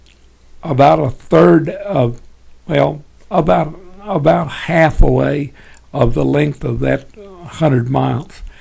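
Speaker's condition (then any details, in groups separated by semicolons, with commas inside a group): Parkinson's; tremors as early symptom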